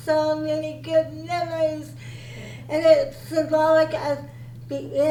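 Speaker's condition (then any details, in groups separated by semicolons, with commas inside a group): Cerebral palsy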